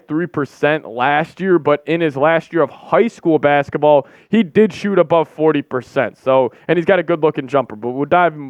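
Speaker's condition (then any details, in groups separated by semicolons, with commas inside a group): No condition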